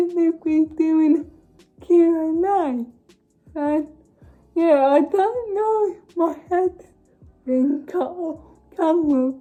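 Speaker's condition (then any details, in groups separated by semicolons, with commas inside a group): Cerebral palsy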